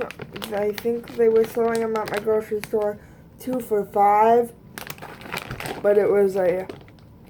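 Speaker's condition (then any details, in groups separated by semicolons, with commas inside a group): Cerebral palsy; both hands affected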